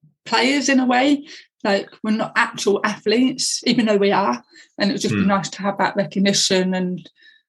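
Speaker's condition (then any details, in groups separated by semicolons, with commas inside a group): Deafness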